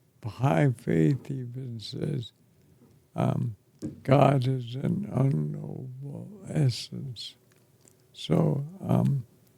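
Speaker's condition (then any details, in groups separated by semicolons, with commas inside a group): ALS; affects chest and throat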